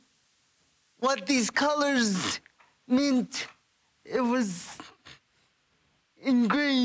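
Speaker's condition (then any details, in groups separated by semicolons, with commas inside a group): Cerebral palsy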